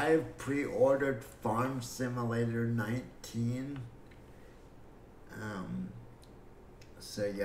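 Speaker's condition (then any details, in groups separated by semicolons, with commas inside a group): Cerebral palsy; breathing fine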